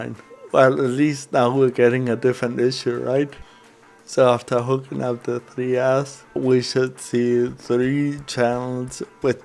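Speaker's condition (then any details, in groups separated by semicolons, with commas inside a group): Cerebral palsy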